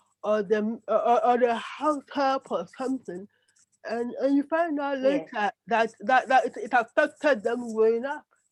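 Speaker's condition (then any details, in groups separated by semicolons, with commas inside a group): Cerebral palsy; brain damage cause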